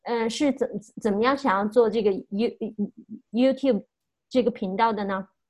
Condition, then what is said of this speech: Stuttering. 啊，所以我就认为，哎，我为什么我自言自语的时候不口吃，但是我一个人讲话的时候就会口吃呢？